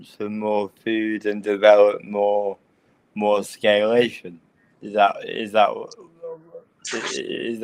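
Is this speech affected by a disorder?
Yes: cerebral palsy.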